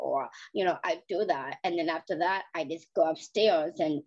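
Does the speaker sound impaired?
Yes: Down syndrome; flat feet.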